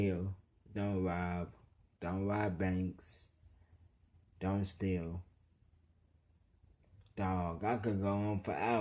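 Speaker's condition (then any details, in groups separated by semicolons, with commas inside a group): Traumatic brain injury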